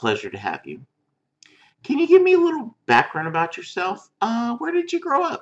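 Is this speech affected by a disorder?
No.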